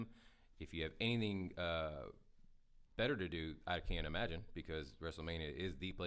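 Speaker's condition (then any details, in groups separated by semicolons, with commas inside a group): No condition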